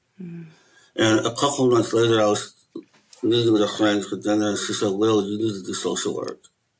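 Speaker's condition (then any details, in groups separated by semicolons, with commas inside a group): Möbius syndrome; affects hearing and eyesight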